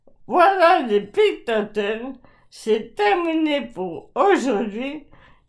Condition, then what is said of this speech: ALS (motor neuron disease). Et comme vous pouvez l'entendre, ma voix est vraiment, vraiment touchée.